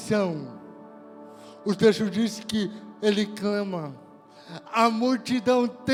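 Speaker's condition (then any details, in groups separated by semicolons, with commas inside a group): Cerebral palsy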